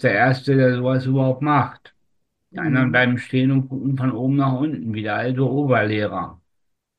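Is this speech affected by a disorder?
Yes: spastic tetraparesis; from birth, oxygen deprivation during delivery, umbilical cord around neck, considered incurable; largely resolved by own account, age 62.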